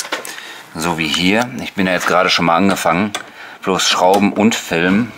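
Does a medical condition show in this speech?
No.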